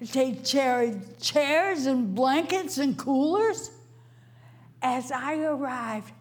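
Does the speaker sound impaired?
Yes: stroke; right arm and hand paralyzed, memory and speech critically affected; about 14 years since onset, speech slowly regained after over 6 years; over 6 years unable to speak, read or write, struggled to recite with effortful breath.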